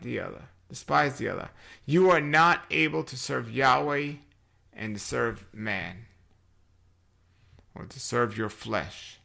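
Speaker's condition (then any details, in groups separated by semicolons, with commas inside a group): No condition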